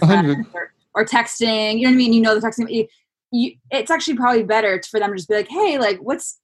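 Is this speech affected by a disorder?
No.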